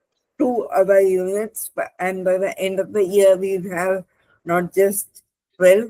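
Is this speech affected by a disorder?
Yes: cerebral palsy; spastic left hand.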